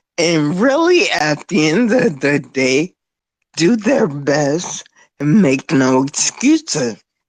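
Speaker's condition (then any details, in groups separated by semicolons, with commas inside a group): Spinocerebellar ataxia; degenerative, progressive, affects motor skills and whole body; diagnosed years ago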